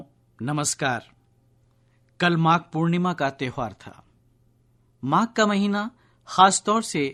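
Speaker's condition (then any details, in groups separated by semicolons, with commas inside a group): No condition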